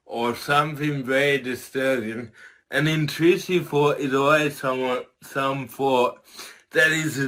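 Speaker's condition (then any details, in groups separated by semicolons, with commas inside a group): Cerebral palsy; from birth, tight muscles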